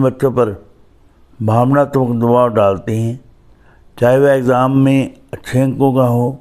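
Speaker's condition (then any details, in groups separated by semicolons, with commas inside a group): Cerebral palsy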